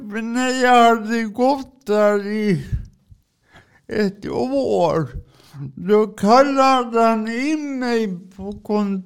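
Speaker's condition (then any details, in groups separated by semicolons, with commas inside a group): Cerebral palsy; drives adapted car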